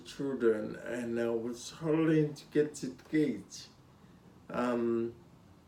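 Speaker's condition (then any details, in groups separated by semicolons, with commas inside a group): Spinocerebellar ataxia (sca7)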